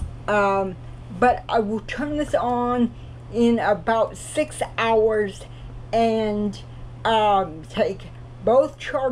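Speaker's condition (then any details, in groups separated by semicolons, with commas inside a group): Cerebral palsy; cannot walk, crawls to get around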